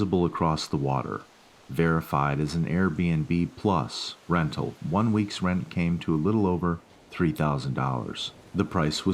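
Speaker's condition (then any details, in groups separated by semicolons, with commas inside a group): No condition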